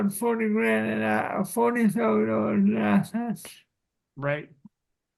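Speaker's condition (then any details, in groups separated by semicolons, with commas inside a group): Cerebral palsy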